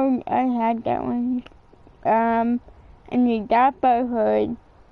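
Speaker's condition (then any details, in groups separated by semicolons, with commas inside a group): Cerebral palsy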